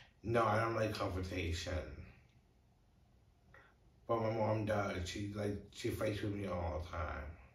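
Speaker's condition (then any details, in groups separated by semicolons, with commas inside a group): Brain injury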